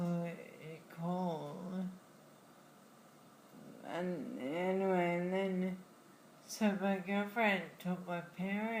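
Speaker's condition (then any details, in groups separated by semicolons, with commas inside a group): Friedreich's ataxia; diagnosed in childhood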